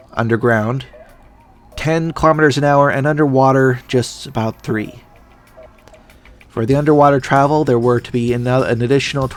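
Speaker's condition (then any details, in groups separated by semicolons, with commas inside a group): No condition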